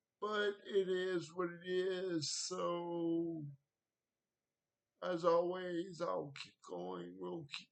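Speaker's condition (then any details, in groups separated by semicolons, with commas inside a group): Cerebral palsy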